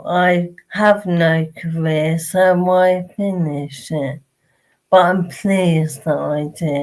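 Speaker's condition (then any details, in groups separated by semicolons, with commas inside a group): Motor neurone disease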